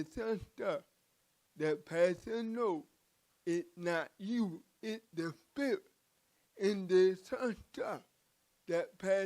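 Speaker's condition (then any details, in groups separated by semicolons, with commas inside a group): Cerebral palsy; from birth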